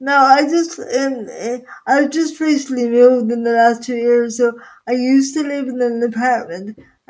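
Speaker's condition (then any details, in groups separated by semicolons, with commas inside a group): Quadriplegic cerebral palsy; full-time wheelchair user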